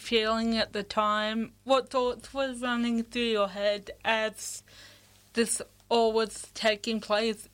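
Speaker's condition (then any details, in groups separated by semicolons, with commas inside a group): Cerebral palsy; present from birth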